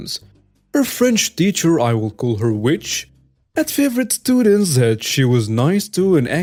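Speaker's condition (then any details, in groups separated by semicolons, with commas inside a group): No condition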